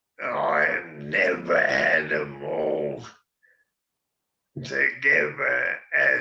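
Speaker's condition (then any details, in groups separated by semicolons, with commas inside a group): MND; slower progressing form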